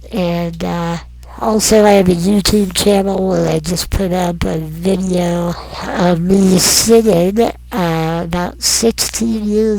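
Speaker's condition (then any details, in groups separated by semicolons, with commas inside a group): Non-progressive muscular dystrophy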